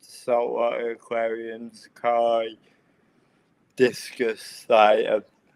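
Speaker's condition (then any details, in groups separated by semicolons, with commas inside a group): Cerebral palsy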